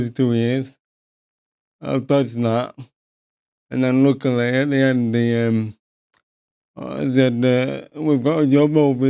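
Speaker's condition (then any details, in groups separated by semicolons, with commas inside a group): Paralysis after childhood accident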